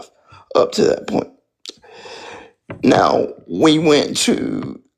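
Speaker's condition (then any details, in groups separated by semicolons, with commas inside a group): Spastic quadriplegic cerebral palsy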